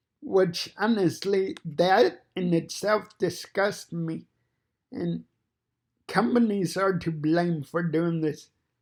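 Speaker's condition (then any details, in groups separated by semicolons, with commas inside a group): Cerebral palsy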